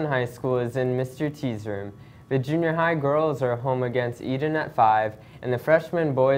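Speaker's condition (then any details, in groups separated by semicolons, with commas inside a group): No condition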